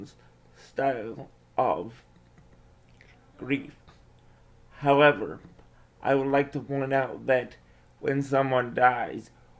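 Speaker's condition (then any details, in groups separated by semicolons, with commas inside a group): Cerebral palsy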